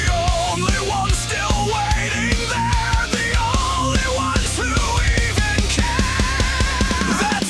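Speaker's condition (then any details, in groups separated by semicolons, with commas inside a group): No condition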